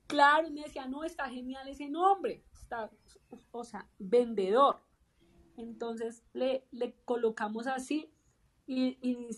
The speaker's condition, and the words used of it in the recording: Stuttering. Jairo, no me corrijas nada porque mi tartamudez es así, es ella, déjala ser, a mí no.